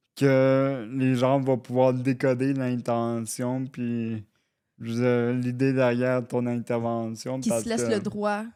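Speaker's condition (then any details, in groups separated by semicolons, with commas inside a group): Cerebral palsy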